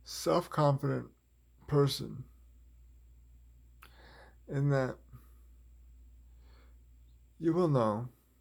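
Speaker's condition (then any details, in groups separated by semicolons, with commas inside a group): Cerebral palsy; rigid movements, affects walking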